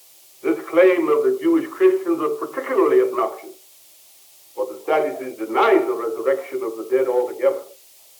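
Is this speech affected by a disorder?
No.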